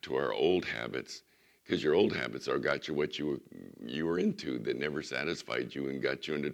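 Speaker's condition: Vocal cord surgery recovery; resting voice

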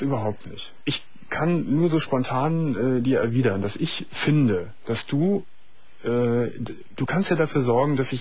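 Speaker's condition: No condition

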